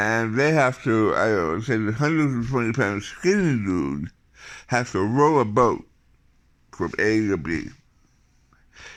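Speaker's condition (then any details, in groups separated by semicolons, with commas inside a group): Tongue cancer surgery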